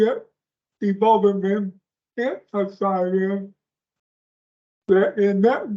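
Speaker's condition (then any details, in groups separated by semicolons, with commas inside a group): Speech impairment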